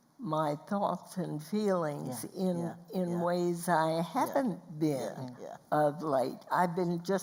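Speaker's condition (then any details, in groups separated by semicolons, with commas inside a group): Spasmodic dysphonia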